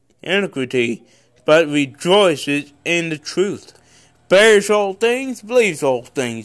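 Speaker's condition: Cerebral palsy; no known medical cause

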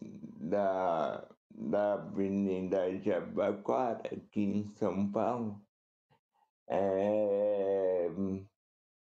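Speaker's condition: Cerebral palsy; uneventful pregnancy

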